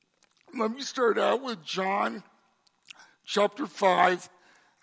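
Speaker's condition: Cerebral palsy; congenital

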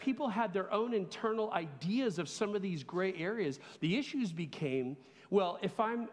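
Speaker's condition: No condition

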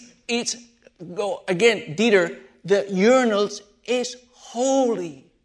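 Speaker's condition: Aphasia after stroke; massive stroke, adult onset, one week comatose, numb hand, aphasia affecting talking, reading, writing, singing; could not talk, read or write at first, friend helped with talking, hard to memorize, halting telegraphic sentences

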